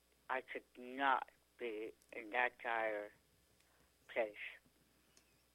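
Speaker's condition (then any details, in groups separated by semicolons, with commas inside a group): Tongue cancer; stage 4 tongue cancer, chronic sore throat symptom, Dr. Oxford removed three quarters of tongue, two surgeries; could not speak, swallow or eat after surgery, feeding tube, now speaks pretty clearly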